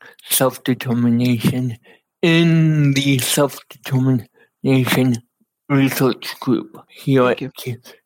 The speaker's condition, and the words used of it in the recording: Cerebral palsy. Cerebral palsy, for me, it affected my fine motor skills, my speech, and how I walk.